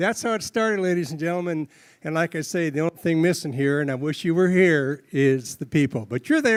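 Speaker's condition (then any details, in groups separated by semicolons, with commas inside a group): No condition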